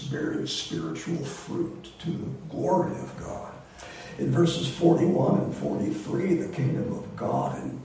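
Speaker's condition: Voice disorder; not contagious

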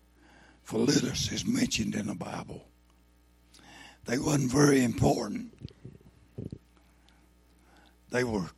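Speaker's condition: Throat cancer, lost vocal cord

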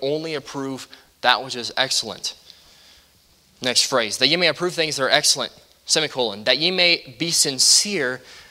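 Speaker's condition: No condition

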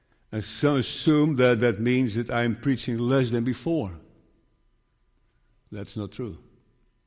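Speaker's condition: Parkinson's disease; still preaching

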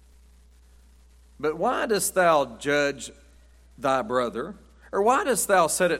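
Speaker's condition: No condition

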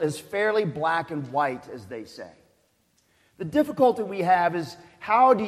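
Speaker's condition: No condition

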